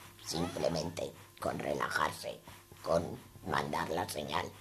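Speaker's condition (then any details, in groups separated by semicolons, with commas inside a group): Total laryngectomy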